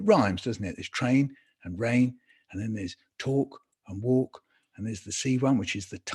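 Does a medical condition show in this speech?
No.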